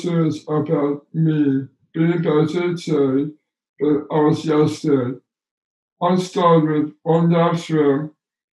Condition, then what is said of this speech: Down syndrome. And he's been practicing to speak to you.